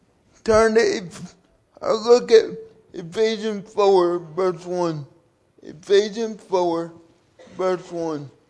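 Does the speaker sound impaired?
Yes: cerebral palsy; from birth.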